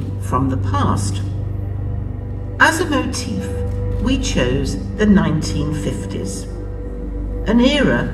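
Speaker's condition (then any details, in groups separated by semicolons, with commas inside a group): No condition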